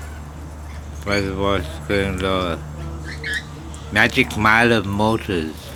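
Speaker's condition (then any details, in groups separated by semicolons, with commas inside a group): Parkinson's disease; hypersalivation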